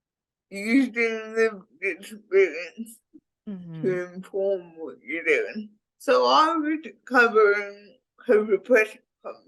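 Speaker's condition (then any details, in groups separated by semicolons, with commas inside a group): Cerebral palsy; speech impediment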